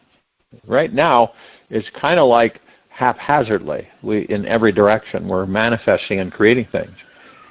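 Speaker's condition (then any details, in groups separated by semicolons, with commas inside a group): No condition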